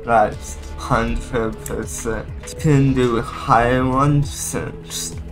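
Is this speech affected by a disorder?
Yes: cerebral palsy.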